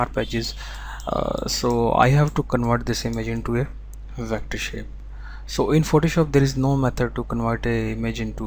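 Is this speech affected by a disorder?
No.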